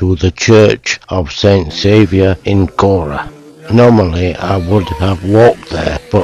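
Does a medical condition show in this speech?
Yes: motor neuron disease.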